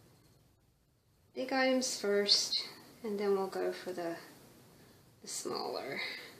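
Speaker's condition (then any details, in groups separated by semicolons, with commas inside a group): No condition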